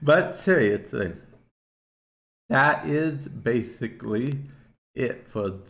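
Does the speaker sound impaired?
Yes: cerebral palsy; listener asked why speech sounds as it does.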